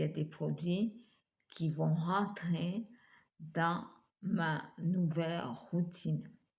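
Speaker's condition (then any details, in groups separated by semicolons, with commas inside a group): Multiple sclerosis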